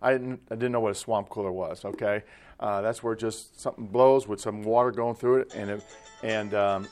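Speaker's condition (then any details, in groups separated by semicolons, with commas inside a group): No condition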